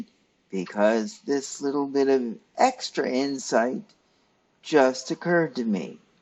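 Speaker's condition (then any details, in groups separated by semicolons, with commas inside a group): Cerebral palsy; stiff muscles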